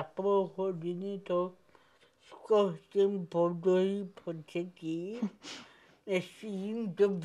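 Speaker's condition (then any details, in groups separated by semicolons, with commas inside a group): Cerebral palsy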